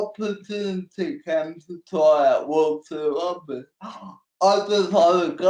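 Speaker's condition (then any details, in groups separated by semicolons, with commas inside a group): Cerebral palsy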